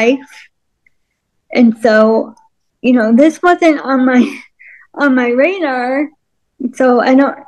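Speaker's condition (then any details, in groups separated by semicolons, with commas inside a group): Cerebral palsy and multiple sclerosis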